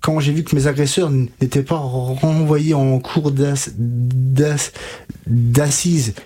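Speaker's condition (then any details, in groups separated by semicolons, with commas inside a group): Stuttering; stutter since at least middle school, began stuttering-specialist therapy at 20-22 with Catherine Daubier in Nancy, multi-year; blocks and repetitions in current speech; learned fluency techniques, formerly severe, expressed himself with fingers before therapy; repeated sounds, prolonged sounds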